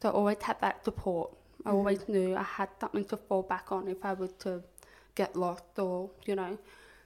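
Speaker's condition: Profound deafness; profound deafness diagnosed at 18 months, cause unexplained, cochlear implant, saw surgeon 10 years ago, basic sign language; speech therapy in childhood, able to talk, oral communicator

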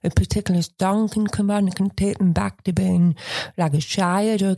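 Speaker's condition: Usher syndrome, profound deafness; diagnosed around age eight

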